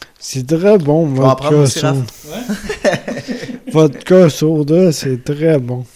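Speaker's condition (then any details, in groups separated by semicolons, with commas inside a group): Amyotrophic lateral sclerosis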